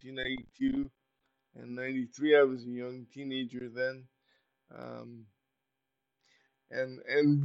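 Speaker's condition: Cerebral palsy; very poor balance

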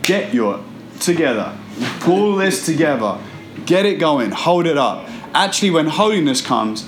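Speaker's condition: No condition

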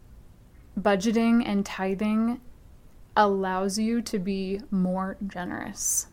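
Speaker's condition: No condition

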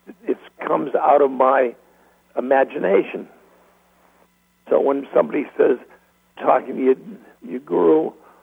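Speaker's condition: Expressive aphasia; caused by stroke, partial paralysis; 10 years since stroke, physical therapy, Rolfing, walks in swimming pool on Maui; keeps silence in lectures, no longer explains it, announces aphasia to audience

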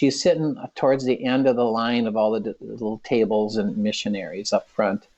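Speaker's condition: No condition

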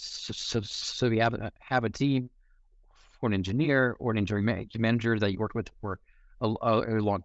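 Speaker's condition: Stuttering; stutters in conversation, disfluencies may sound like audio buffering; repeated sounds, repeated words, prolonged sounds

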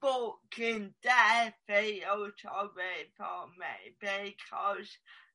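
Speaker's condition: Cerebral palsy; since childhood

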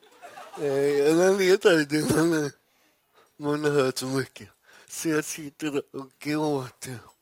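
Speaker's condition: Cerebral palsy; great difficulty saying some words such as stockholm, much improved through practice

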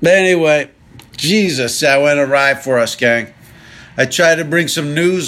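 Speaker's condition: No condition

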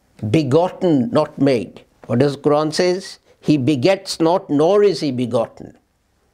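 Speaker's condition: No condition

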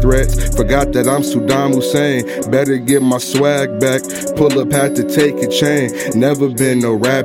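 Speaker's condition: No condition

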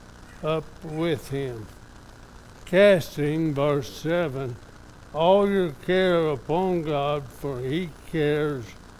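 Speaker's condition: ALS; somewhat affected, evident today

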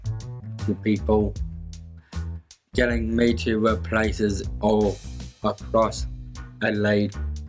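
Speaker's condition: Down syndrome; also autism

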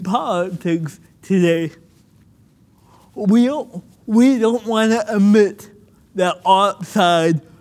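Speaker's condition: Cerebral palsy; birth oxygen loss

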